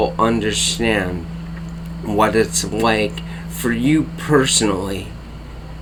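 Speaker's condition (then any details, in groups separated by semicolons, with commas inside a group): ALS; bulbar onset, tongue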